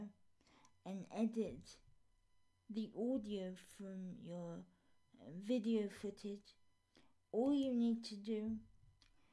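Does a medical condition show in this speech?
Yes: cerebral palsy.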